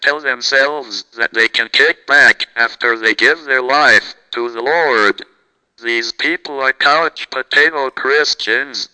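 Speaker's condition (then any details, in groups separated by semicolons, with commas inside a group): Cerebral palsy, speech-generating device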